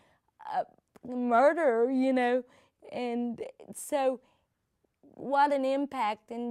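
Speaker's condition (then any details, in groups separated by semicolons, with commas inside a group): Cerebral palsy; present from birth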